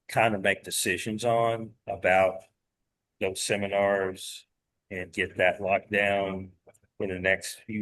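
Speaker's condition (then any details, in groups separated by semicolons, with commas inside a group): No condition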